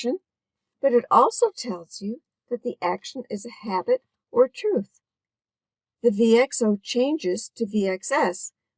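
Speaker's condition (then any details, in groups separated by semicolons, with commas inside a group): No condition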